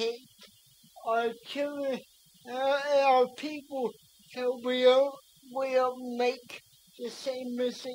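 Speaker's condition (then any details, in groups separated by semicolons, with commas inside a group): Cerebral palsy; speech affected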